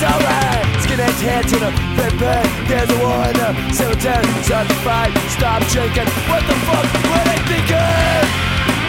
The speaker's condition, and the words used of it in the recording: None; typical speech.